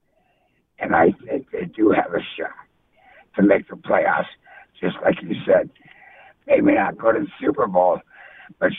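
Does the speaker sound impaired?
Yes: throat cancer; survivor; voice sounds bad, worse than host's.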